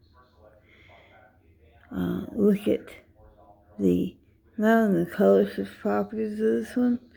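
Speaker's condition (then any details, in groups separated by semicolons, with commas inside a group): Dystonia; affects how speech sounds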